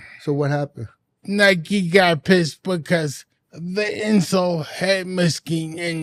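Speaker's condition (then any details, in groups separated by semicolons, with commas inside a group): Anoxic brain injury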